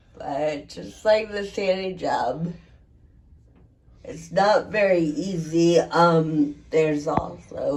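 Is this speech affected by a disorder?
Yes: Friedreich ataxia, severe.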